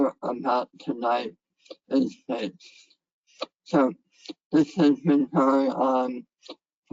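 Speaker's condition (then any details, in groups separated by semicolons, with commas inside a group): Head and neck cancer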